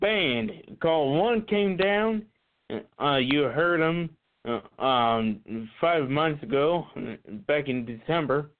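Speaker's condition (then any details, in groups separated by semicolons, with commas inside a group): Cerebral palsy; visible to casting agents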